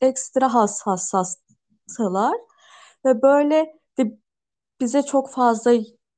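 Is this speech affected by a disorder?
Yes: stuttering; familial stuttering, mother also stutters, stuttering center around age 13, joined Kekemeler Derneği at 25-26; sound and syllable repetitions, stuttered 5-10 times more than usual on first podcast from nervousness; here repeated sounds.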